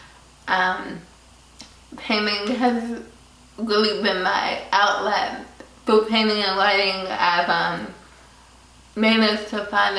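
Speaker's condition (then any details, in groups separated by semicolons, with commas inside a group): Cerebral palsy; speech impediment, most notable aspect of disability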